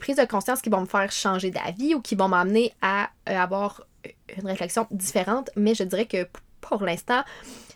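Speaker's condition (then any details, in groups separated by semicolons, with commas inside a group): Stuttering; meditation practice for some years, found helpful; repeated sounds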